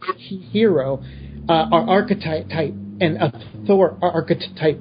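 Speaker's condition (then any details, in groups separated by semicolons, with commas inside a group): Stutter; apologized for so listeners not think of audio issues; repeated sounds, prolonged sounds, blocks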